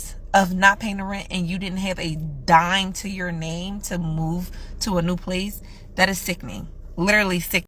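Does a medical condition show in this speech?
No.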